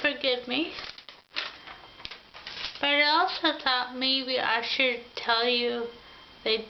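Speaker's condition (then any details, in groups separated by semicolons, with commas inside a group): Ataxia; affects mouth and tongue coordination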